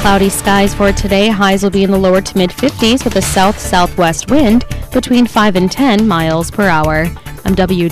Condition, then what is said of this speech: None; typical speech.